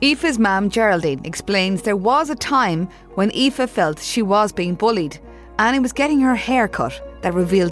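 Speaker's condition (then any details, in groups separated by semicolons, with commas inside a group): No condition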